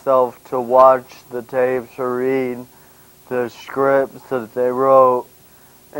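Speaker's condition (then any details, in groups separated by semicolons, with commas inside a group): Brain injury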